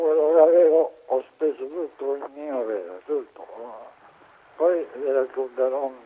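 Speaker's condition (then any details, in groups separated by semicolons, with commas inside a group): Amyotrophic lateral sclerosis; diagnosed after medical visits and diagnostic exams, diagnosis made quickly by 35-year-old researcher, currently 58; treating physician Giuseppe Stipa, Santa Maria Hospital of Terni, struggling with treatment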